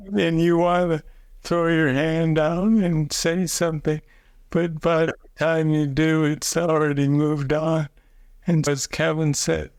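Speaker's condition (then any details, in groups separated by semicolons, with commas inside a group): Parkinson's disease; about 23 years with condition, cycles daily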